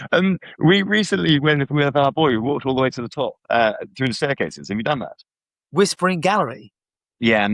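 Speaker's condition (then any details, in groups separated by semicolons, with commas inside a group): No condition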